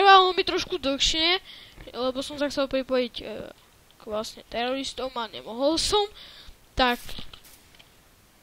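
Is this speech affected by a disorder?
No.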